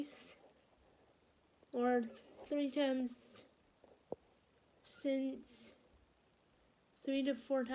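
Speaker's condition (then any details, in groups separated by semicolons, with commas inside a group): Cerebral palsy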